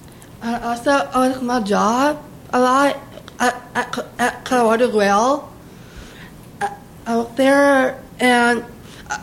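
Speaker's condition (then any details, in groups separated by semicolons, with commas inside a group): Down syndrome; present from birth, heart repair at 6 months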